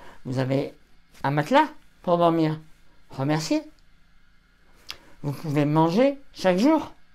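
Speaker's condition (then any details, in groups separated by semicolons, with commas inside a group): Throat cancer surgery; no speech two months post-surgery, then severe pronunciation defect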